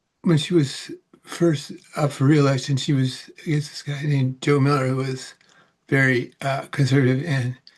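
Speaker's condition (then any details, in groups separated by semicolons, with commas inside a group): Parkinson's; about 18 years since onset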